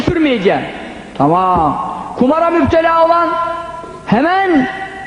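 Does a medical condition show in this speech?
No.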